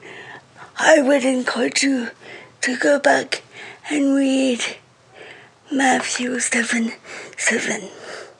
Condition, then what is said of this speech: Cerebral palsy. Again, I'm gonna let it read because my reading is really slow and I don't want my speech to get in the way of God's words.